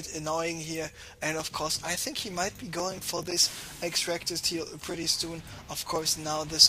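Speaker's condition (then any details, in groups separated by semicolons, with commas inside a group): No condition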